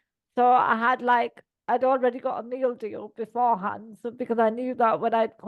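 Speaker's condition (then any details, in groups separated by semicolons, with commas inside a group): Cerebral palsy; all four limbs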